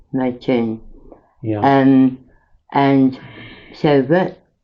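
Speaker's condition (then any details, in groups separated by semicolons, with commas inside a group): Mouth cancer after operations; tracheotomy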